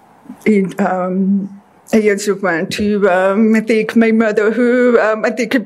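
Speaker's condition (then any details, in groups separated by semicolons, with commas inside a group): Deafness; deaf since childhood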